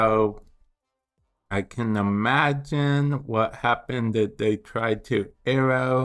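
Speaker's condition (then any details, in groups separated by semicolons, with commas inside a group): Cerebral palsy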